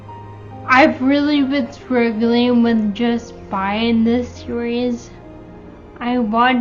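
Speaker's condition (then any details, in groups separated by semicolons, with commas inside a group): Friedreich's ataxia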